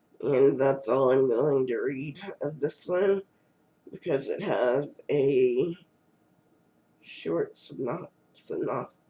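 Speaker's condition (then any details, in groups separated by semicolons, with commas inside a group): Cerebral palsy; first word not said quite right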